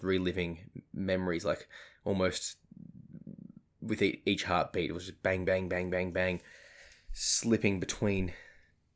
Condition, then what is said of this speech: No condition.